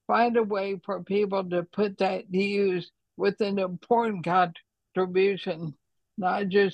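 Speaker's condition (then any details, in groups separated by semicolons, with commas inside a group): ALS; types carefully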